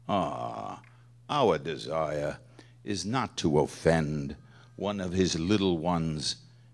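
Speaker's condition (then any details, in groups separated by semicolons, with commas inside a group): No condition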